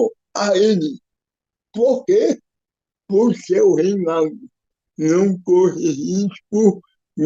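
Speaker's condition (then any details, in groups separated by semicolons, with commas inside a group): Cerebral palsy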